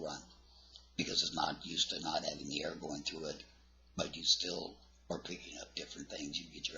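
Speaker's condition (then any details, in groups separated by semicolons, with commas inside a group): Laryngectomy, voice prosthesis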